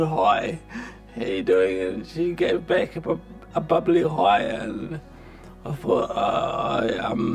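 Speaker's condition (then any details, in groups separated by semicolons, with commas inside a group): Multiple system atrophy; affects speech, eating and stability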